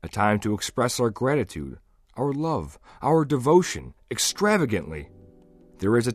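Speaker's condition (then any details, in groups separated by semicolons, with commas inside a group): No condition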